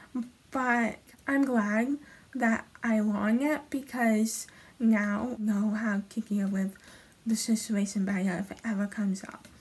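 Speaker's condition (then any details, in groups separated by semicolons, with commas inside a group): Hemiplegic cerebral palsy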